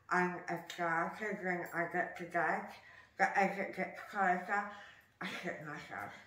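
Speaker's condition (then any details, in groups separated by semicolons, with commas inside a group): Jaw cancer surgery; tracheostomy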